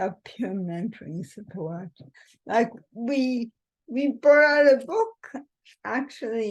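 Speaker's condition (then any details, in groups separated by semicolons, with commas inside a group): Cerebral palsy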